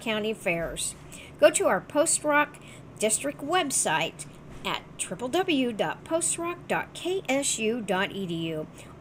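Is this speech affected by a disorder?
No.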